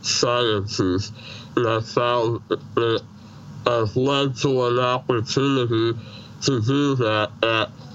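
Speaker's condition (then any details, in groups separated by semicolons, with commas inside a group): Treacher Collins syndrome, severe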